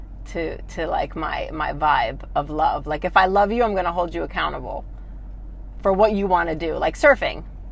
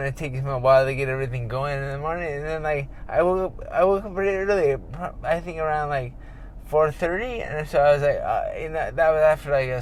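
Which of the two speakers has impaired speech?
The second: traumatic brain injury.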